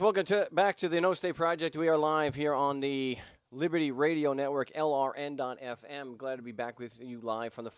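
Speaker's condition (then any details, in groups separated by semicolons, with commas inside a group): No condition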